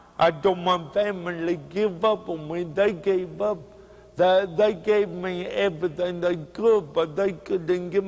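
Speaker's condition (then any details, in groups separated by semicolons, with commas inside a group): Cerebral palsy; speech hard to understand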